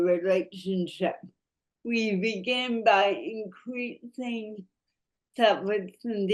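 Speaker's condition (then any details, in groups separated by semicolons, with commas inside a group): Cerebral palsy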